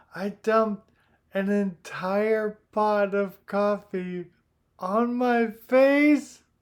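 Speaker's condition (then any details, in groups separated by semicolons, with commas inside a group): Primary lateral sclerosis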